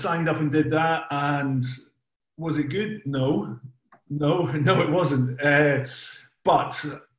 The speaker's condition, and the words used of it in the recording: Stuttering. So I know if I feel a block coming on, if I feel a stammer coming on, I know that I